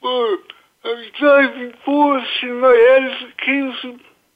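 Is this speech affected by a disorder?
Yes: cerebral palsy.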